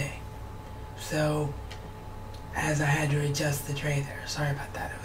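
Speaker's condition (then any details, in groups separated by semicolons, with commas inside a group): Cerebral palsy; wheelchair bound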